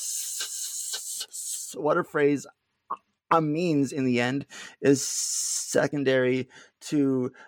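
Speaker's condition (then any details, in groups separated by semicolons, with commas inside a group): Stuttering; not stuttering much at time of recording; prolonged sounds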